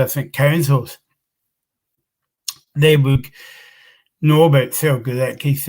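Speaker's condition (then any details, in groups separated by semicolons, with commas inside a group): Cerebral palsy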